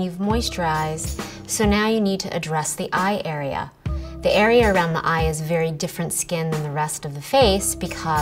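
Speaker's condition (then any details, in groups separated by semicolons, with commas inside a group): No condition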